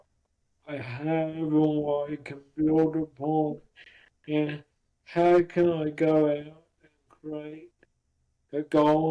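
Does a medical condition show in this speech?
Yes: cerebral palsy.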